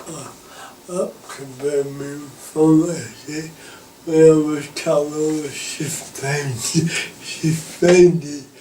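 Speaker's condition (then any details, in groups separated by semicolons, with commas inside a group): Cerebral palsy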